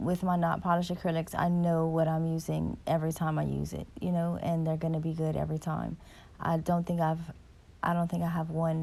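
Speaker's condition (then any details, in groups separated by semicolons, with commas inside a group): No condition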